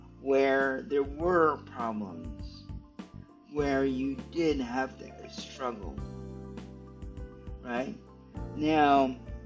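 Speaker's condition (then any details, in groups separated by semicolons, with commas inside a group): Cerebral palsy; stiff muscles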